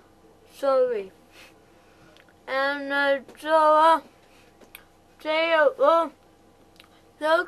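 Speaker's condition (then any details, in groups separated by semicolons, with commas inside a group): Cerebral palsy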